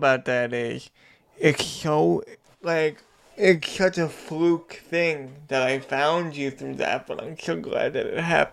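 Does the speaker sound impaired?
Yes: cerebral palsy; limited outdoor play in childhood.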